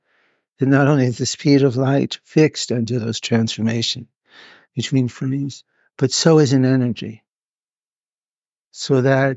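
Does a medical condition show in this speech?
Yes: Parkinson's; now openly shown.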